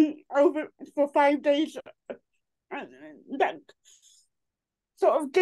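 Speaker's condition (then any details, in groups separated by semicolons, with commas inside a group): Cerebral palsy; from birth, affects limbs and neck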